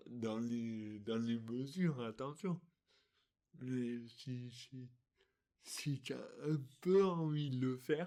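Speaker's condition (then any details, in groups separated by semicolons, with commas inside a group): Dystonia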